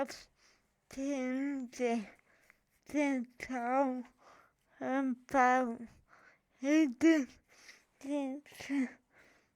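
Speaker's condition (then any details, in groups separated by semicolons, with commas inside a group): Cerebral palsy; from birth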